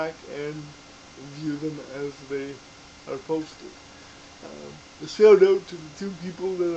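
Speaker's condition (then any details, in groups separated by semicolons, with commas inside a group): Cerebral palsy; diagnosed in infancy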